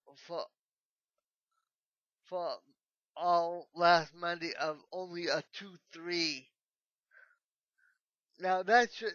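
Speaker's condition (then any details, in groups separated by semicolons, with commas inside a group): Cerebral palsy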